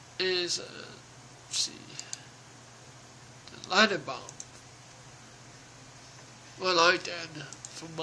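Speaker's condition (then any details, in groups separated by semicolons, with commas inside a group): Cerebral palsy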